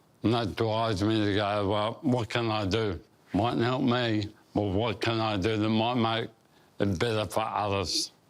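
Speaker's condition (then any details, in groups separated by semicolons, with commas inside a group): Motor neurone disease; hand onset; 13 years since diagnosis, advanced; AI-assisted speech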